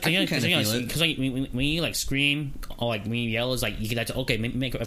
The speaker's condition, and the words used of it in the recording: Stuttering. It's frozen. My mouth doesn't move. It doesn't move. My tongue doesn't move. They're all stuck in place.